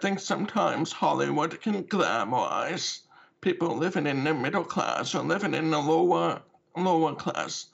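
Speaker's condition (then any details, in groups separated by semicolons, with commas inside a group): Deafness with cochlear implant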